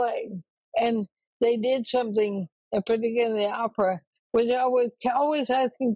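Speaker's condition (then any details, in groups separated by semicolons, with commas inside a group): ALS; recently diagnosed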